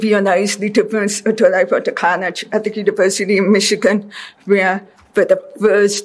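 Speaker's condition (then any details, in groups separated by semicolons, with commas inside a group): Deafness; deaf since childhood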